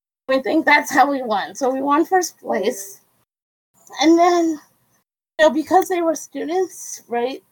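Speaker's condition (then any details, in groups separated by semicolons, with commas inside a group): Cerebral palsy; quadriplegic, wheelchair user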